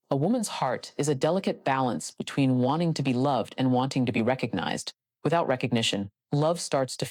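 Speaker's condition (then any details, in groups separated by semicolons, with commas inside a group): No condition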